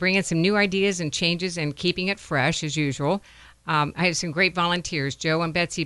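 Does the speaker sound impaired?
No.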